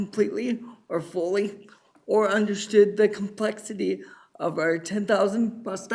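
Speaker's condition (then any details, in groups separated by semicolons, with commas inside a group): Cerebral palsy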